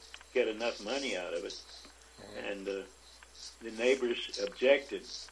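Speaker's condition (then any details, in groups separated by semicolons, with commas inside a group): Parkinson's disease; no longer able to work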